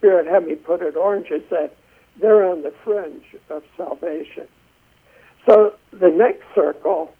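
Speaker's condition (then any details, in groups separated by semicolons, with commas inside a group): Essential tremor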